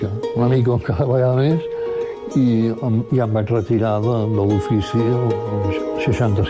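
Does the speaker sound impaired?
Yes: Parkinson's; progressive, gradually worsening over time; mild.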